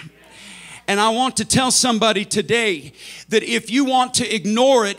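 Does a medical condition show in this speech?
No.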